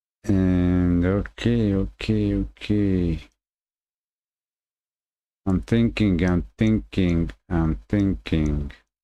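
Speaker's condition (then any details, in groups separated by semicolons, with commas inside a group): No condition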